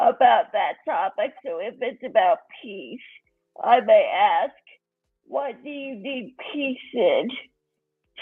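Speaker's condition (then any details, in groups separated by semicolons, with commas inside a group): Cerebral palsy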